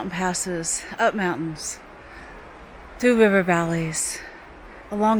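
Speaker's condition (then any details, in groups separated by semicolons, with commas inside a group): No condition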